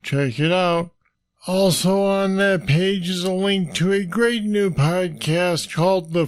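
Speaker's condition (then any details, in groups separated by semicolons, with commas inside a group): Parkinson's disease; deep brain stimulators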